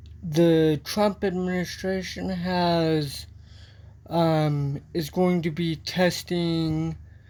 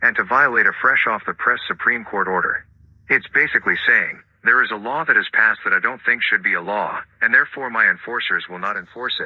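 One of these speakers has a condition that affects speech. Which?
The first: cerebral palsy; from birth, walks with walker.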